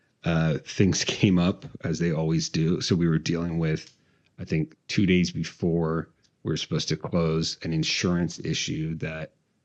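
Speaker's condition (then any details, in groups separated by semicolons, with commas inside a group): No condition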